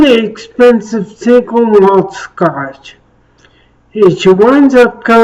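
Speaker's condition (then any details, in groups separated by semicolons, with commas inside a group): Traumatic brain injury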